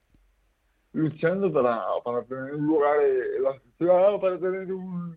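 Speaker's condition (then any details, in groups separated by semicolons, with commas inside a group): Cerebral palsy; mainly physical effects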